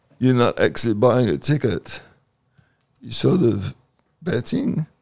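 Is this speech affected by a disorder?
Yes: cerebral palsy; Pfizer chosen on doctor's advice over AstraZeneca due to blood clot risk.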